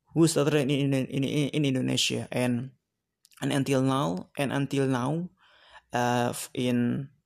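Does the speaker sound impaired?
Yes: stuttering; struggled with it for several years; frequent word and phrase repetitions, fillers like uh and um, restarts; here repeated words.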